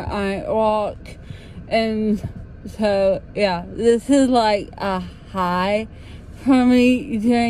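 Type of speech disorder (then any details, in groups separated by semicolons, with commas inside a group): Dysarthria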